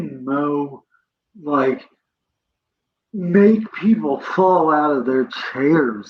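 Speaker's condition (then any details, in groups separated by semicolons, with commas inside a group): Cerebral palsy; present from birth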